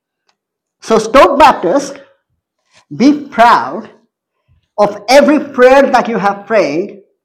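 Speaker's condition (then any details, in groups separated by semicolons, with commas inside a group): Cleft palate; congenital cleft palate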